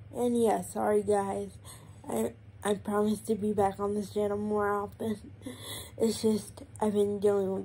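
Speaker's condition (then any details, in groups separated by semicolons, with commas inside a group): Cerebral palsy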